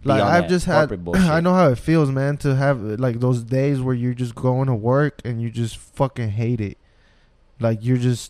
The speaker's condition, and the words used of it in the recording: No condition.